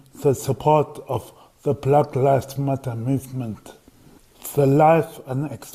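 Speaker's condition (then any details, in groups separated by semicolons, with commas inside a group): Cerebral palsy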